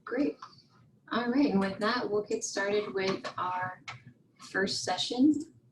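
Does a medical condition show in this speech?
No.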